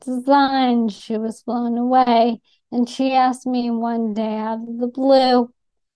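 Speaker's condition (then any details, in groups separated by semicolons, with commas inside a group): ALS; symptom-directed treatments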